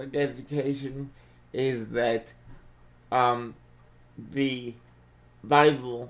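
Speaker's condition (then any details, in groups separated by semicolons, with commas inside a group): Cerebral palsy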